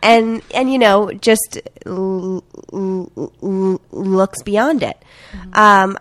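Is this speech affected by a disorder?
Yes: stuttering; varies, very stuttery on phone interviews, sometimes hardly stuttery, at times many disfluencies; here repeated words, prolonged sounds.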